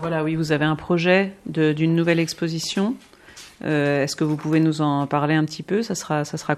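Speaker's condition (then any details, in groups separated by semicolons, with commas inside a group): No condition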